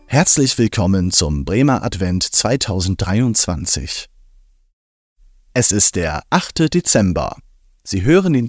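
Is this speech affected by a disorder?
No.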